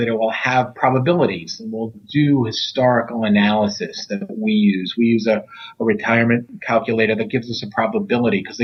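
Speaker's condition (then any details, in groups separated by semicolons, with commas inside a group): No condition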